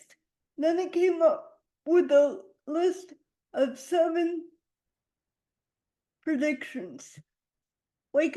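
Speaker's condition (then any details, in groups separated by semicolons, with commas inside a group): Quadriplegic cerebral palsy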